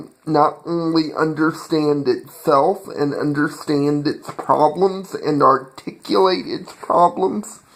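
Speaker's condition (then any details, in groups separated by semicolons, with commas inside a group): Cerebral palsy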